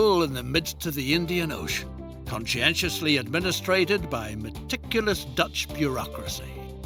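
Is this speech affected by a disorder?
No.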